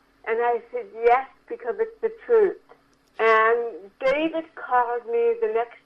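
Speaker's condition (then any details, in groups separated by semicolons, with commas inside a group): Cerebral palsy; from birth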